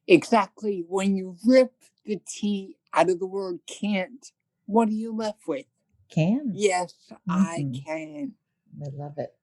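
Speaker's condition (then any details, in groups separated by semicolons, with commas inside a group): Cerebral palsy; from birth, hearing loss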